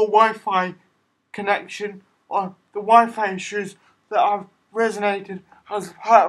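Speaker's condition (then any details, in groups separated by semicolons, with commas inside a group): Cerebral palsy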